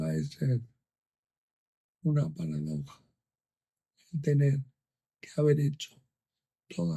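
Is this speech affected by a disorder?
Yes: ALS.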